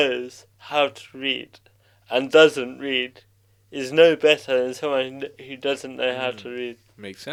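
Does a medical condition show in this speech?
Yes: cerebral palsy.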